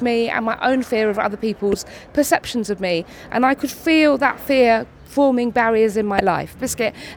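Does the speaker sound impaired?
Yes: Tourette's syndrome; neurological, involuntary vocal and motor tics, milder in childhood, intensified in early 20s; hedgehog, cats, sausage, audible chest banging motor tic, tics fill silences.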